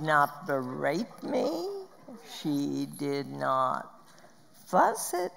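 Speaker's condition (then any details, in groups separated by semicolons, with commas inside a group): Spasmodic dysphonia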